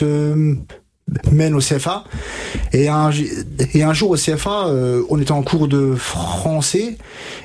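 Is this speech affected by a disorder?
Yes: stuttering; onset age 5 to 6, severe from age 5 to 20, untreated in childhood; age 33, therapy from age 20 with stuttering specialist Catherine Daubier, Nancy, fluency techniques; blocks and repetitions, formerly could not finish a sentence without blocking; here repeated sounds, prolonged sounds.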